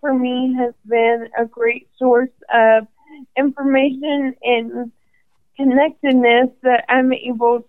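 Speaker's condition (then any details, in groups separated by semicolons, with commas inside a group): ALS; considering walking device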